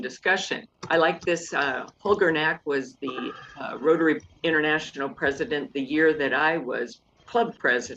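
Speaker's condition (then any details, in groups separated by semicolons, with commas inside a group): No condition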